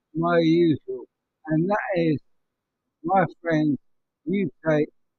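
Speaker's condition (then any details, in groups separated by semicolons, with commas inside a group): ALS; speech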